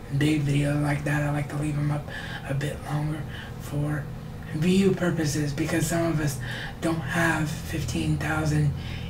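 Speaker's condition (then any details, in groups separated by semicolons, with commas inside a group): Cerebral palsy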